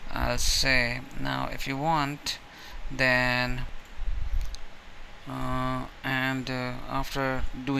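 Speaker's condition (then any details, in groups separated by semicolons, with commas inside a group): No condition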